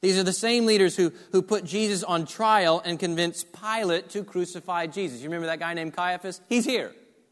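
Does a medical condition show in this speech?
No.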